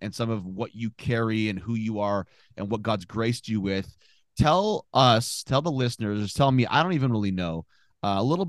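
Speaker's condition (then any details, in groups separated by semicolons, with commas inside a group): No condition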